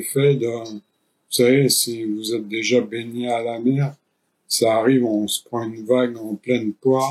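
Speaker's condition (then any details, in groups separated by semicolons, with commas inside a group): ALS; increasing difficulty speaking, mainly due to breath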